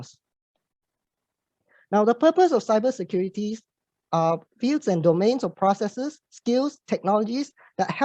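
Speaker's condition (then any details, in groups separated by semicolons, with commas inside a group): No condition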